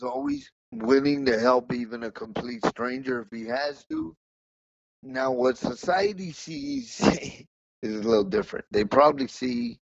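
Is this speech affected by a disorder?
Yes: cerebral palsy; diagnosed at age one and a half in New Jersey, delayed crawling, poor sitting balance; said to be able to speak, see and hear.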